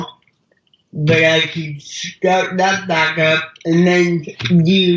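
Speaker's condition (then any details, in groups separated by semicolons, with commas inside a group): Cerebral palsy; wheelchair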